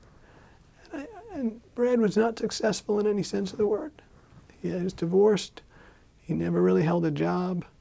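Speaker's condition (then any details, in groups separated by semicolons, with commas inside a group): Parkinson's disease; diagnosed about 14 years before recording; some speech issues, ice water harms vocal cords, drinks warm water, speech therapy judged unnecessary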